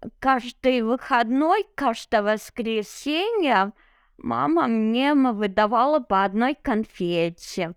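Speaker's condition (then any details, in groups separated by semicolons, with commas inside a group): Cerebral palsy; no wheelchair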